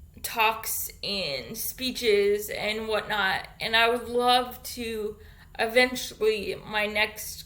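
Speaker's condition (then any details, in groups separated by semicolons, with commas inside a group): Cerebral palsy; infant ventilator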